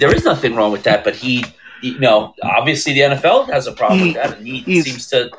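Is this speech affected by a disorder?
No.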